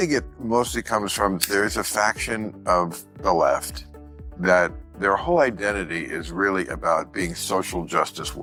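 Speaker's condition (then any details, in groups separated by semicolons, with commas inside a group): No condition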